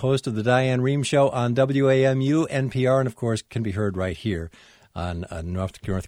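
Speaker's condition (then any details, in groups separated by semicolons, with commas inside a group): No condition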